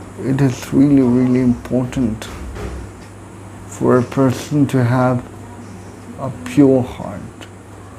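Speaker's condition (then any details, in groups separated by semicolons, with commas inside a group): Cerebral palsy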